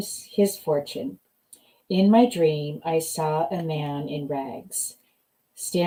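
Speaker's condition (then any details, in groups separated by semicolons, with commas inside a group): No condition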